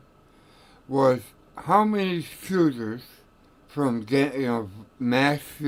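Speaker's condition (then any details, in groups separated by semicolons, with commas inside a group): Tongue cancer; radiation-treated tongue cancer, throat shrunk; recent scan clean, recovering from radiation effects; swollen tongue, hard to understand, swallowing issues, nearly normal speech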